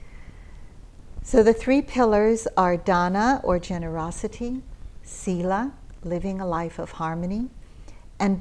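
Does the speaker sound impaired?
No.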